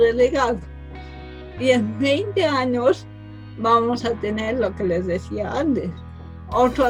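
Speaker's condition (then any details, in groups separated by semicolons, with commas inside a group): Cerebral palsy from birth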